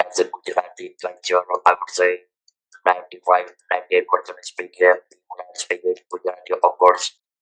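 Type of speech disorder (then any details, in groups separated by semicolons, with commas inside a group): Electrolarynx speech; throat cancer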